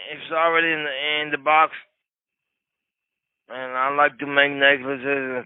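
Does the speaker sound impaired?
Yes: cerebral palsy; wheelchair user.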